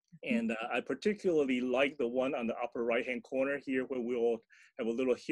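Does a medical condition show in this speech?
No.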